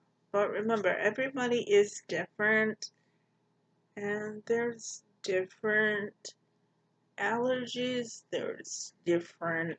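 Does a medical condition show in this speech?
Yes: cerebral palsy; poor balance.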